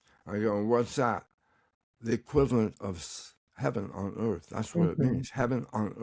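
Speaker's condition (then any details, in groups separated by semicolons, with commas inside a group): Tongue cancer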